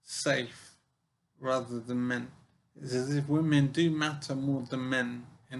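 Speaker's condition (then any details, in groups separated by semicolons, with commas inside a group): Brain injury; severe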